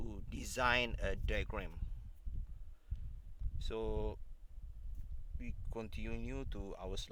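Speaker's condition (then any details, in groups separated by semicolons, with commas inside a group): No condition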